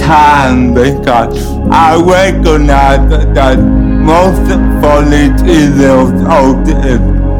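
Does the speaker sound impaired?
Yes: cerebral palsy; congenital cerebral palsy.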